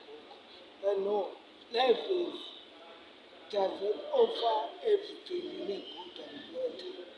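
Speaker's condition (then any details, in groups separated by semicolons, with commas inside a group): Cerebral palsy; speech affected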